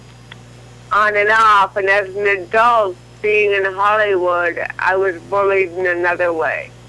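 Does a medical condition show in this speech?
Yes: cerebral palsy; from birth, leg spasticity.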